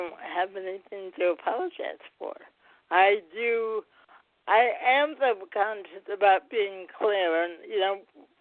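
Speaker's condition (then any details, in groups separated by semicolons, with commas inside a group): Cerebral palsy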